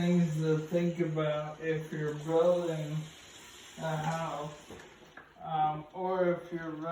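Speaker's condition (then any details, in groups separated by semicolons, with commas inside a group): ALS; starting to lose voice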